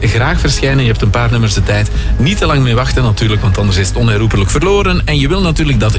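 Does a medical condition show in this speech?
No.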